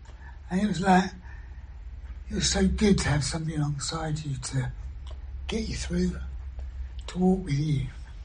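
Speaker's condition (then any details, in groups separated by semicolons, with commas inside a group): Throat cancer surgery, vocal injections; whispered after surgery, two or three words per breath, injections now allow full sentences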